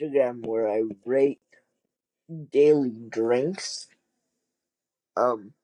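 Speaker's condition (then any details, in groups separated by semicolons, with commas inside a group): Cerebral palsy; wheelchair user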